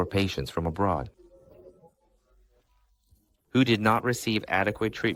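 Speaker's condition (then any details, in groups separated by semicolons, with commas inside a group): No condition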